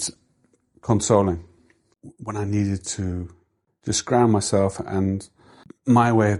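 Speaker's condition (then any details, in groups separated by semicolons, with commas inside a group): No condition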